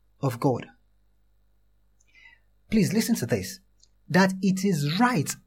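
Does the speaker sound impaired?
No.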